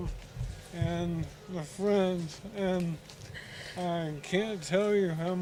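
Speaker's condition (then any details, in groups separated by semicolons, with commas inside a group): ALS, bulbar onset; voice affected first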